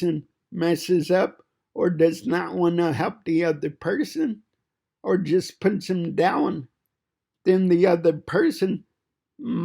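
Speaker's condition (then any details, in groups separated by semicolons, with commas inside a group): Cerebral palsy; fine motor impairment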